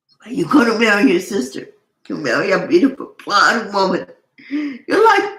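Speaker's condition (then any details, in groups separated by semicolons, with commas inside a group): Cerebral palsy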